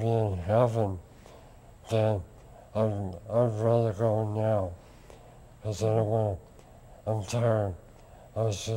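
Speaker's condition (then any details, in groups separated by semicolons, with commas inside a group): Lou Gehrig's disease; tracheostomy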